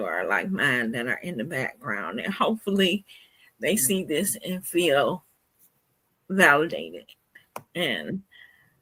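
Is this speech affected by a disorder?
Yes: cerebral palsy.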